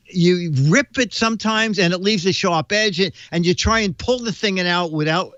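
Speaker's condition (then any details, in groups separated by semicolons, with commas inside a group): No condition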